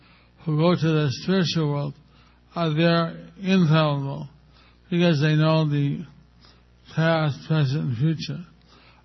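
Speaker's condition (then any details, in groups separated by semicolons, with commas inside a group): Stroke with facial paralysis; listeners need to give attention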